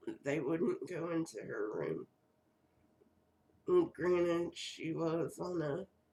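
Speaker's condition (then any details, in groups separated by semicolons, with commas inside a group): Cerebral palsy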